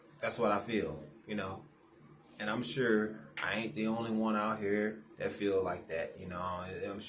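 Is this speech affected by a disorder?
No.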